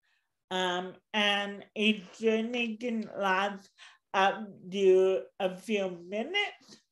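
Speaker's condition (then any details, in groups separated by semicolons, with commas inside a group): Cerebral palsy; since birth, walks with walker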